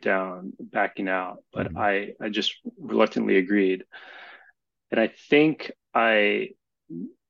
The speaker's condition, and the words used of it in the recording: Stuttering. There's just something about that time pressure that it takes you right back to childhood.